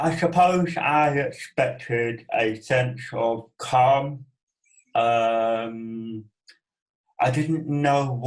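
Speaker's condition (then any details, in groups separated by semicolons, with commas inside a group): Cerebral palsy; from birth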